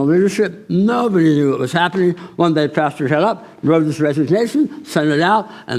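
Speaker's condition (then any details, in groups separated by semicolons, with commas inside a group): Tongue cancer surgery; noticeable diction difficulties, swallowing and saliva problems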